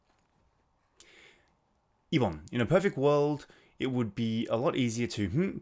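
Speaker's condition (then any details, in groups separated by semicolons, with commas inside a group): No condition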